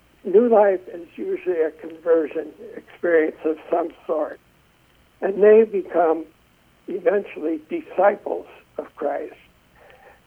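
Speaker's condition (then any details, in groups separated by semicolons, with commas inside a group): Essential tremor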